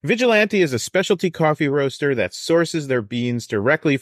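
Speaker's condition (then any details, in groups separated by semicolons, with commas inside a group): No condition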